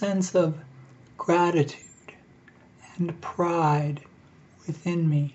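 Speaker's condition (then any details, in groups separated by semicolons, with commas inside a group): ALS; breathing increasingly difficult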